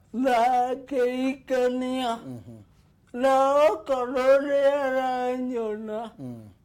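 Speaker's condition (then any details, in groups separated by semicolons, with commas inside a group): Cerebral palsy; speaks slowly, speaking effortful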